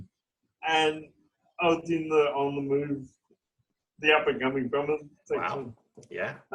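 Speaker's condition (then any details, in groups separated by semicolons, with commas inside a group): Cerebral palsy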